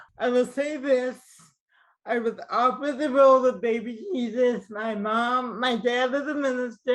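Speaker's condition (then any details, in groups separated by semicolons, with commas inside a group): Cerebral palsy; mild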